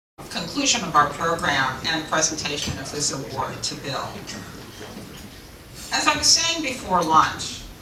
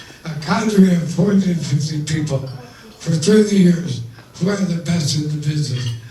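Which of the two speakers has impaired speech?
The second: ALS; wheelchair user; loss of voice, limited ability to talk.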